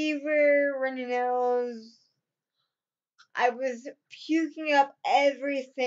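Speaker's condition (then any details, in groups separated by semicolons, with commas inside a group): Cerebral palsy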